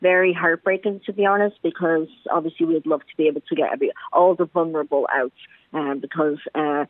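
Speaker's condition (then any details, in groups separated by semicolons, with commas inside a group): Cleft palate; congenital cleft palate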